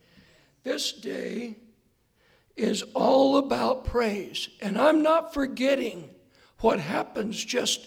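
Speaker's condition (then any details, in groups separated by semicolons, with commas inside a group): Hoarseness after vocal cord surgery; straight lines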